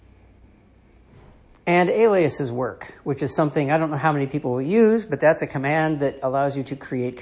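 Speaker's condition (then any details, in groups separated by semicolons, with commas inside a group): No condition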